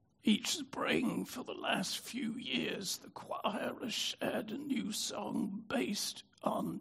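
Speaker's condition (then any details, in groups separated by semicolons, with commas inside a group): Spasmodic dystonia; prior stroke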